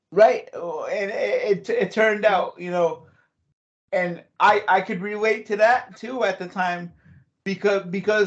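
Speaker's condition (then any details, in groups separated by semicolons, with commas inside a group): Cerebral palsy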